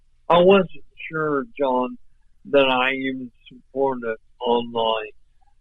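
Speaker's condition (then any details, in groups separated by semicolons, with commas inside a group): ALS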